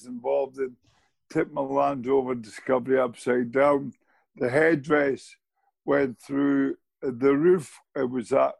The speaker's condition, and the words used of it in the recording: ALS (motor neuron disease). And having heard you speak very eloquently over the past few years about the condition, quite clearly it doesn't seem to have slowed down